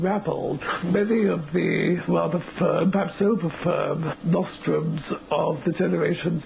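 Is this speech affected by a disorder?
Yes: motor neuron disease; progressive, eventually fatal, wheelchair-bound, completely immobile, body capacities steadily shrinking; 18 months since onset, lying on bed, breathing via air contraption; speaks through air breathing contraption, voice only remaining usable function.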